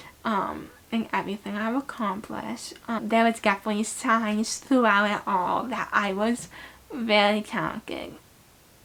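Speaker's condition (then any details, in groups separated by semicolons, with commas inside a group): Cerebral palsy; right hemiplegia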